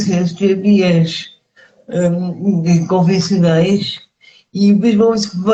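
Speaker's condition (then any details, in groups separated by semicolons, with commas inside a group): Cerebral palsy; speech affected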